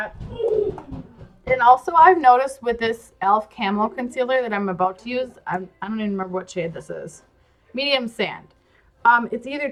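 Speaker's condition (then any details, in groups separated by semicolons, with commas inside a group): No condition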